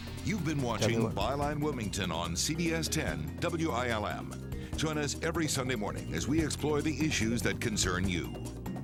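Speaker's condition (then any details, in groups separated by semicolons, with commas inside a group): No condition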